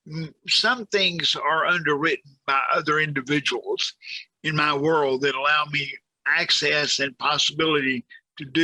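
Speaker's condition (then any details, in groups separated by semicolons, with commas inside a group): Cerebral palsy, severe; speech problem but can speak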